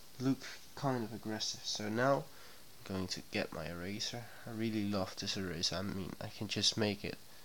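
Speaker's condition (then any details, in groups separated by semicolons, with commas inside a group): No condition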